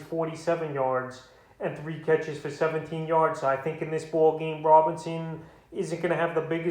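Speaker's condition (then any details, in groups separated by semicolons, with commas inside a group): No condition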